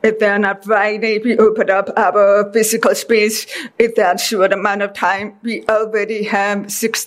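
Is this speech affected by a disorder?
Yes: deafness; deaf since childhood.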